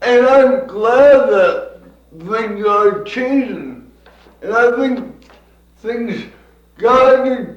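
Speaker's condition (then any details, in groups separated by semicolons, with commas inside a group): Cerebral palsy; from birth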